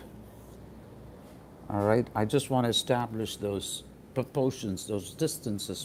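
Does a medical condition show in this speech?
No.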